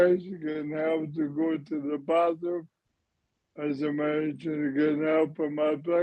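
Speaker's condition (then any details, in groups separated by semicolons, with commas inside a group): ALS / motor neurone disease; terminal, whole body affected, muscle wastage; about five years since diagnosis, needs help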